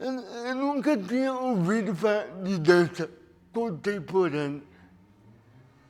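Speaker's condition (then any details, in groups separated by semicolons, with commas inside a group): Cerebral palsy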